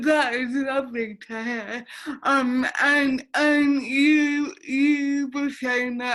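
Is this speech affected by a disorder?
Yes: cerebral palsy; affects speech.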